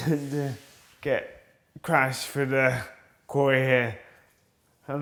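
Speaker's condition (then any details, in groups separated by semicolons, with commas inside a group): Motor neuron disease; degenerative, spasticity and cramps with cold and exercise; reduced physical capability, still cycles long distances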